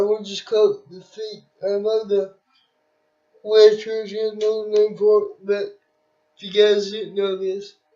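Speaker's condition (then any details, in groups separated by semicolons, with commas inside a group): Cerebral palsy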